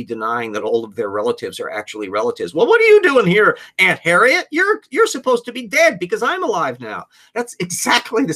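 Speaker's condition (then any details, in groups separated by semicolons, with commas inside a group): No condition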